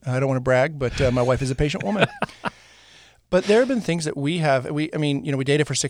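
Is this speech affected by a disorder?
No.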